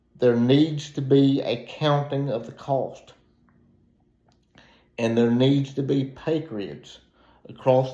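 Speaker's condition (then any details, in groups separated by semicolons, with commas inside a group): Cerebral palsy; reports speaking clearly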